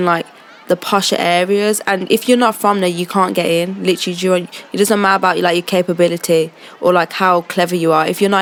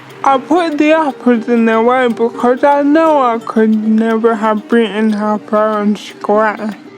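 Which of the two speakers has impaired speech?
The second: cerebral palsy.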